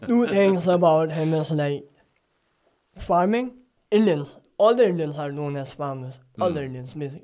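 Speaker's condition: Cleft palate; speech sounds different

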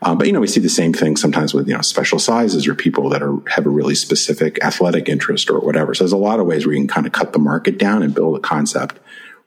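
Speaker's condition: No condition

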